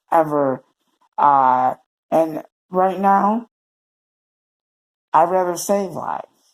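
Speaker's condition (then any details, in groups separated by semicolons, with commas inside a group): Cerebral palsy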